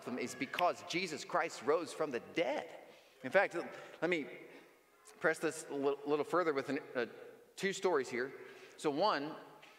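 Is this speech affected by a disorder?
No.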